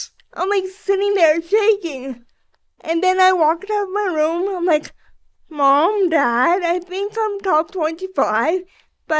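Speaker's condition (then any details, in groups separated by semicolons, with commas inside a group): Cerebral palsy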